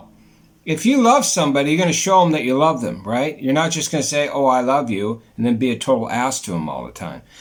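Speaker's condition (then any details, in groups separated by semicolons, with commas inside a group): No condition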